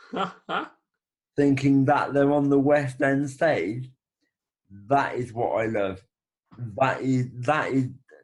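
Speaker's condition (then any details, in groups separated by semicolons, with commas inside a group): Brain bleed with facial paralysis; bleed after ventricle operation, left facial paralysis, jaw tightening; about five years since operation and bleed; needed NG tube after bleed, jaw tightness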